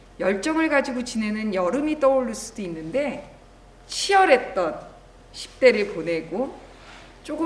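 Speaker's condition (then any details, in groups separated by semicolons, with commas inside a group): No condition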